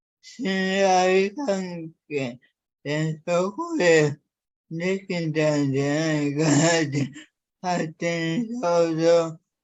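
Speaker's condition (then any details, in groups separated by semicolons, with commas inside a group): Cerebral palsy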